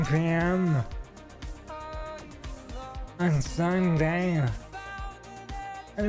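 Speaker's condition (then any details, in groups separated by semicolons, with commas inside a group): ALS; stem cell treatment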